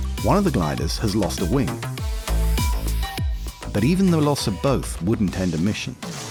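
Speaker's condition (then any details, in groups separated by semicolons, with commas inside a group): No condition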